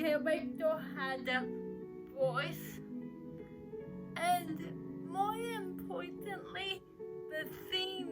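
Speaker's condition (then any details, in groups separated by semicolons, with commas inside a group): Cerebral palsy; uses crutches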